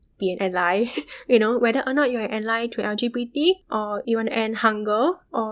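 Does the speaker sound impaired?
Yes: bilateral sensorineural hearing loss; moderate to severe from about age 4, left profound since young, right worsened about 3 years ago; right severe with hearing aid, left profound with cochlear implant, fluctuating hearing; intense speech therapy.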